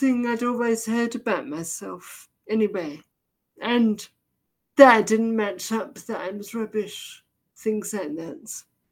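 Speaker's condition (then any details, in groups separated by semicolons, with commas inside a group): Deafness, severe; brain misinterprets sounds and speech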